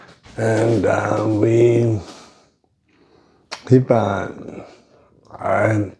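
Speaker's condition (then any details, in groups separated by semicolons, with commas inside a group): Brain injury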